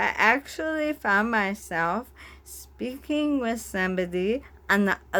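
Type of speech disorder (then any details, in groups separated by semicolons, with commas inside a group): Bulbar dysarthria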